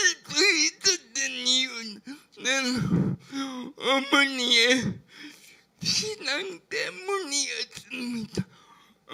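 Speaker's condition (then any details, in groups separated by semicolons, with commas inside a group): Brain lesion disability grade 1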